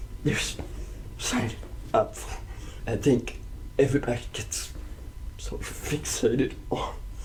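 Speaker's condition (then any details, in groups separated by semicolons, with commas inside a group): Cerebral palsy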